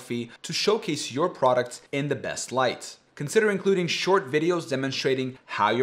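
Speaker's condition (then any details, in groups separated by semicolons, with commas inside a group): No condition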